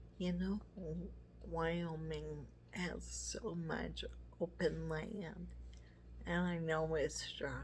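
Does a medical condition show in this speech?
Yes: MS.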